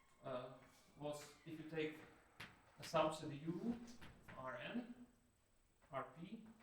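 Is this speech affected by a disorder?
No.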